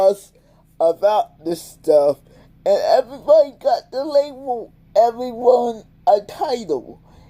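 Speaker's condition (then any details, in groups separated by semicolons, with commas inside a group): Cerebral palsy; several unnoticed strokes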